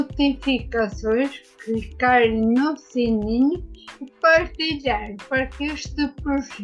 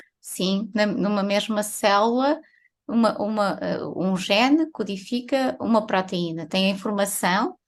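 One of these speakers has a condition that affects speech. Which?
The first: ataxia after brain injury.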